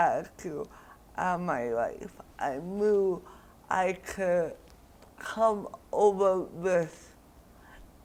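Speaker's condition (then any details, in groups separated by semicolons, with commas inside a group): Cerebral palsy; diagnosed around age one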